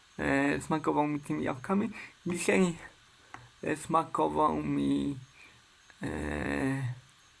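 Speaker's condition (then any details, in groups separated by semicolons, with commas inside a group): Cerebral palsy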